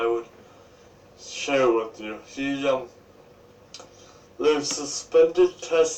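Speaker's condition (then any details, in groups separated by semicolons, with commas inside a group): Cerebral palsy; speech may be hard to understand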